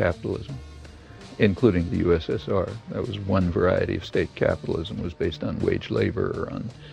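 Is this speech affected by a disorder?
No.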